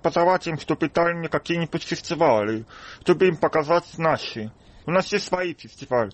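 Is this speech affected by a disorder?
Yes: deafness; congenital deafness, kindergarten with hearing children, then school for the deaf, no hearing aid in childhood; hears poorly; speaks little, lip-reads.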